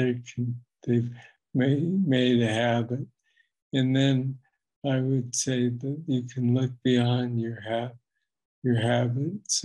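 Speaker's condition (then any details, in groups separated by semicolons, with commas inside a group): Parkinson's disease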